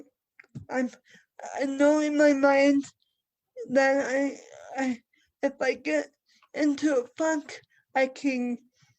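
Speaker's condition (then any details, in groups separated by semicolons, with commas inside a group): Cerebral palsy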